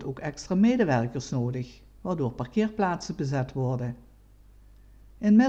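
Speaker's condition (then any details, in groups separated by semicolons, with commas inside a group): No condition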